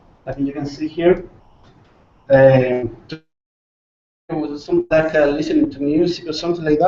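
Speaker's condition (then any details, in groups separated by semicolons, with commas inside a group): No condition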